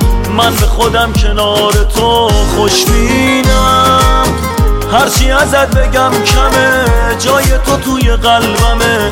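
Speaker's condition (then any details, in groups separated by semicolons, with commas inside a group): No condition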